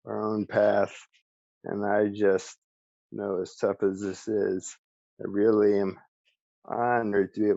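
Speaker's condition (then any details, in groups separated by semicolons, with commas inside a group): ALS; speech still preserved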